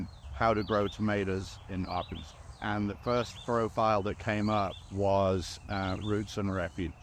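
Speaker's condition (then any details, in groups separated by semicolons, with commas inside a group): No condition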